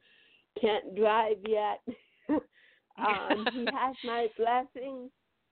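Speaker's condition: Cerebral palsy; later lower back surgery

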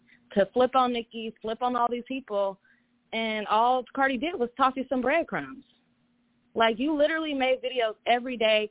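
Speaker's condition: No condition

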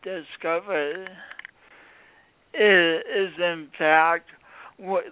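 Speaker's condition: Speech impediment from birth injury; noted as not a Midwestern accent

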